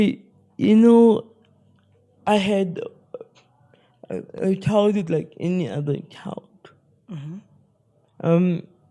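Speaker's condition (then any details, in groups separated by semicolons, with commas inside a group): Spastic cerebral palsy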